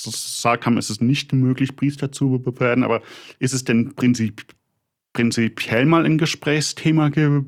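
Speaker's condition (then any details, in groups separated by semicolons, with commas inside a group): Stuttering; choppy, repetitions, blocks, cannot coordinate speech components, body tenses during blocks, throat sometimes hurts, fluent when singing; repeated sounds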